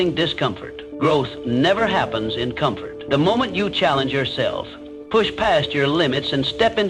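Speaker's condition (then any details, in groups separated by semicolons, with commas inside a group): No condition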